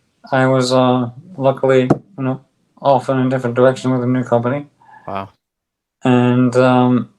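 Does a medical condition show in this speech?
Yes: ALS; on drug, stronger bite, speaks better.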